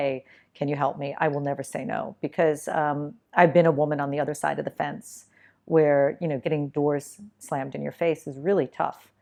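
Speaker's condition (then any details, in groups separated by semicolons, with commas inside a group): No condition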